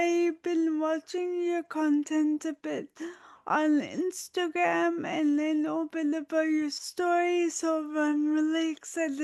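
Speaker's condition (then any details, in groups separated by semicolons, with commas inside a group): Dystonia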